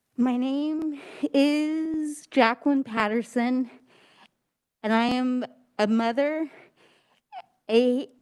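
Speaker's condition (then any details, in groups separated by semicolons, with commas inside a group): Cerebral palsy; stutters, clearer when medicated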